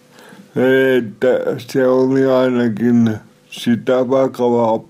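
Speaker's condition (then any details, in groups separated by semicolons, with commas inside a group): Cerebral palsy; somewhat unclear, self-described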